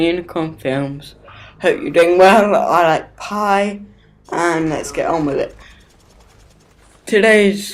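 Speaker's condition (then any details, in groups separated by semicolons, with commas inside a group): Cerebral palsy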